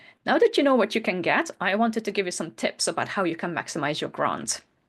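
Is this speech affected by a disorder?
No.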